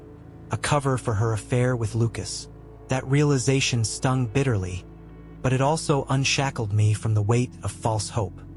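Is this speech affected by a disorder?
No.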